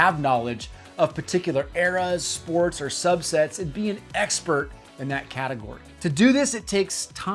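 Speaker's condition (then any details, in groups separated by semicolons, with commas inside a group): No condition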